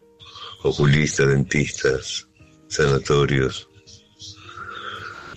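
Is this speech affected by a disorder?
Yes: Parkinson's disease; medication supply reportedly cut off, oculist, dentist and sanatorium access also cut; along with eye, dental and clinic services.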